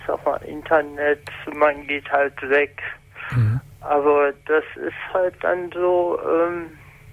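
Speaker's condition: Spastic paralysis since birth; writing or holding full glass looks drunk to outsiders

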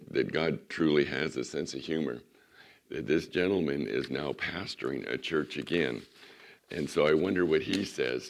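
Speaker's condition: Vocal cord surgery recovery; resting voice

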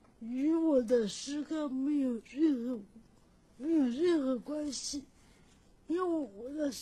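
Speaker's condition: Cerebral palsy; impaired mobility

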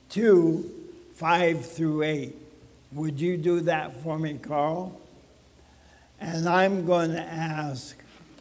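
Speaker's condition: ALS (Lou Gehrig's disease); soft voice

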